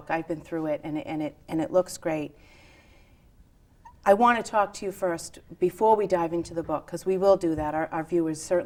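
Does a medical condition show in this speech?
No.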